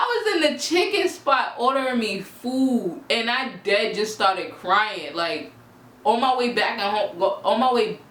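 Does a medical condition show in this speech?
No.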